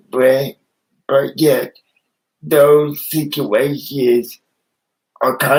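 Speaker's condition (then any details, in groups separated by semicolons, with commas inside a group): Cerebral palsy with spastic quadriplegia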